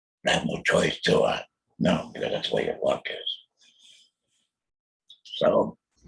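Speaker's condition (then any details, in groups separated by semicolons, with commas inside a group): Total laryngectomy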